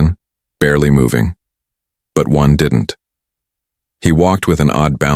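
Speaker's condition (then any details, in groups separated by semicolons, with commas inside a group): No condition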